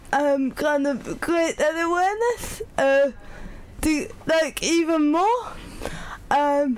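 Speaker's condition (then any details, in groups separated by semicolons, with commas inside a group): Cerebral palsy; cerebral palsy affecting arms and legs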